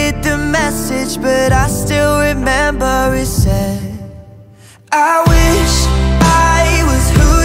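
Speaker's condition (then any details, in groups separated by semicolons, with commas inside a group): No condition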